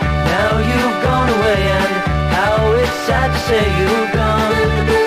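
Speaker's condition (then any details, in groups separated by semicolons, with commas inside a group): No condition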